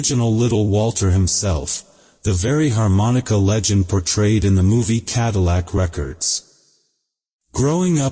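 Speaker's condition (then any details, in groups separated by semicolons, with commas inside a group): No condition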